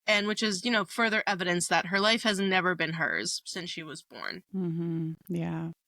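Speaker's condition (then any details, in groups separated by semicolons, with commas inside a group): No condition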